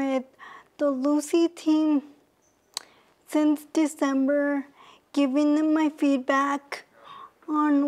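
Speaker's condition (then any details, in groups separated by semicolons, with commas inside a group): Cerebral palsy; power wheelchair since age 6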